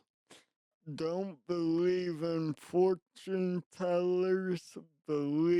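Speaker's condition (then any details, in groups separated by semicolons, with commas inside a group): Traumatic brain injury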